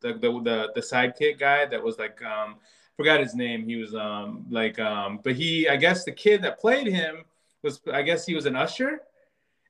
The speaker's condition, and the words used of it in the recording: None; typical speech.